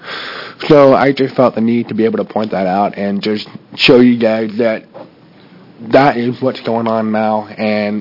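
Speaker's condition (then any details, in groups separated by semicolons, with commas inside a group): Deafness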